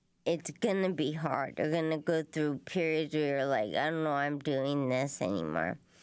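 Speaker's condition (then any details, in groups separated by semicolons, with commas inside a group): Traumatic brain injury; car accident, affects voice and movement; 3.5 years since injury, cane, occupational and physical therapy; voice changed, much improved, formerly speech therapy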